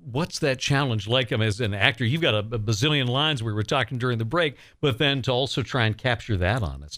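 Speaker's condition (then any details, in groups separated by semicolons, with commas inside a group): No condition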